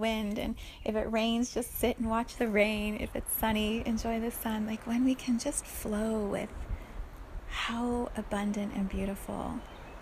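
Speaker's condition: No condition

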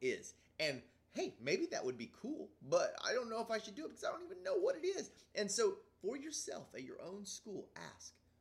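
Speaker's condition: No condition

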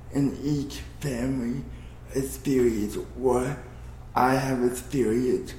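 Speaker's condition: Cerebral palsy; daily fight against body spasms and gyrations

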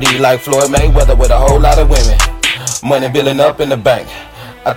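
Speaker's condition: No condition

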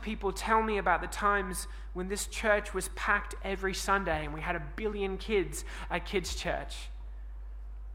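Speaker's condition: No condition

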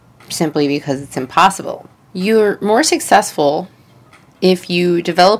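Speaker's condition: No condition

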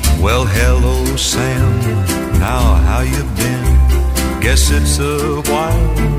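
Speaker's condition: No condition

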